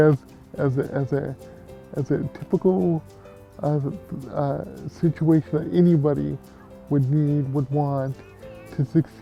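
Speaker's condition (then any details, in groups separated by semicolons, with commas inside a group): Cerebral palsy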